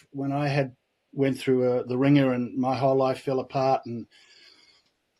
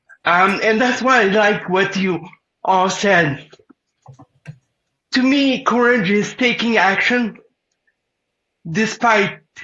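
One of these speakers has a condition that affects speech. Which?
The second: cerebral palsy; present from birth.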